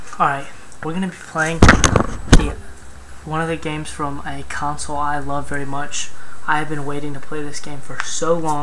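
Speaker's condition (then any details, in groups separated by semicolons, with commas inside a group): No condition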